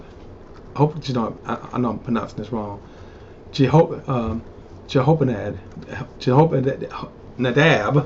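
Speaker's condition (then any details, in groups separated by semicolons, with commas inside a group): No condition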